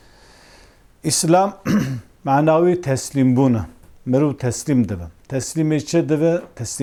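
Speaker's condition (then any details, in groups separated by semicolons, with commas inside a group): No condition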